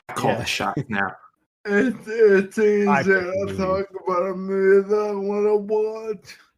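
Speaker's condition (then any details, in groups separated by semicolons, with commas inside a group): Friedreich's ataxia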